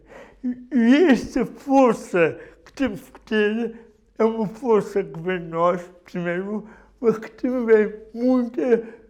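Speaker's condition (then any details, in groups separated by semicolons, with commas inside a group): Cerebral palsy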